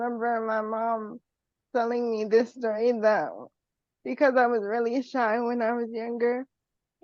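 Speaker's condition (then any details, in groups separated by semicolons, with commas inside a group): Cerebral palsy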